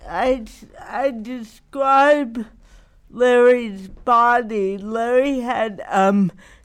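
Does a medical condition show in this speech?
Yes: cerebral palsy; not degenerative.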